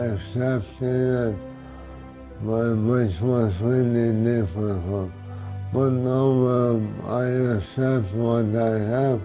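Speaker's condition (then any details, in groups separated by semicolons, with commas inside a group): MND/ALS; poor speech at onset, slow speech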